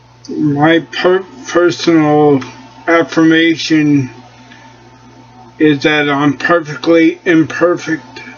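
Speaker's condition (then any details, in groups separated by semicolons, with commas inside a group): Cerebellar ataxia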